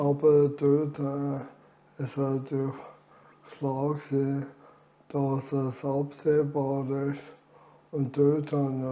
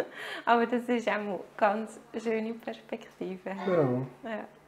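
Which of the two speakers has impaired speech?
The first: amyotrophic lateral sclerosis; about nine years since diagnosis.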